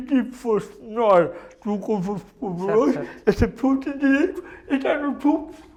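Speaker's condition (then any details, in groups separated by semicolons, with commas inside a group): Cerebral palsy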